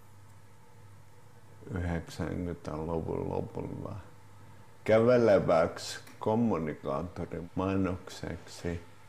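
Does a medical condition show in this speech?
Yes: multiple sclerosis.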